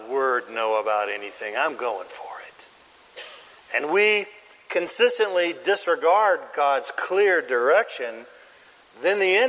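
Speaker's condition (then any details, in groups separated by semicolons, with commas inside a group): No condition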